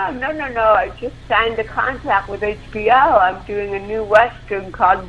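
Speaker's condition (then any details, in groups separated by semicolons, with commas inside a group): Cerebral palsy; involuntary movements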